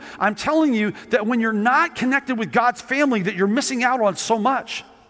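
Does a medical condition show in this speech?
No.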